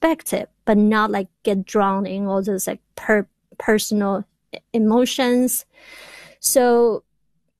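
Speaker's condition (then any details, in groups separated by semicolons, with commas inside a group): Stuttering; hidden first 30 years in China by pretending to be fluent; past speech therapy with Dr. Merson at local hospital, told no cure, self-help groups, still stutters; blocks, once total silent block 2 minutes in grad class presentation; repeated sounds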